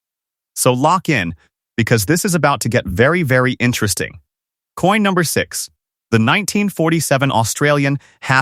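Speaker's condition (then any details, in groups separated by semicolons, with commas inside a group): No condition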